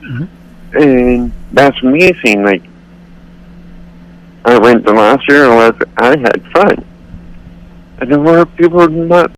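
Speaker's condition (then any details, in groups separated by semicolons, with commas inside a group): Cerebral palsy; accepts own voice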